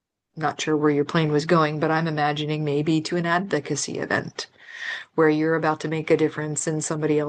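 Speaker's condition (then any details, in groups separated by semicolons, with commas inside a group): No condition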